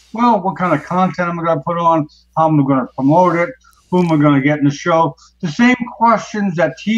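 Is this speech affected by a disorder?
No.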